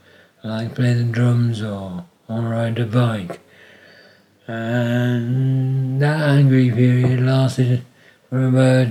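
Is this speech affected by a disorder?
Yes: Parkinson's disease; Parkinson's diagnosed 10 years ago, slow degenerative neurological condition, began with slight hand tremor, can no longer drum or cycle; slowed, very slurred speech, carries laminated card on lanyard explaining speech difficulty; difficulty speaking, hard to concentrate when speaking.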